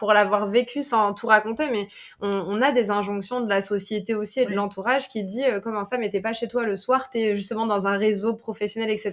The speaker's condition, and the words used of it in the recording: None; typical speech.